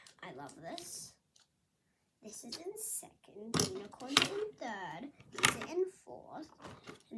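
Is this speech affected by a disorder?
No.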